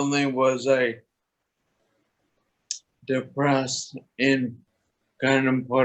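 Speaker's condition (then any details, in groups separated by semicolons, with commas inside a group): Toxic leukoencephalopathy, locked-in syndrome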